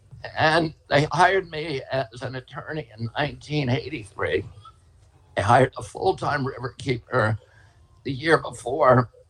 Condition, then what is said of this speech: Dystonia. I want to start by apologizing for my voice.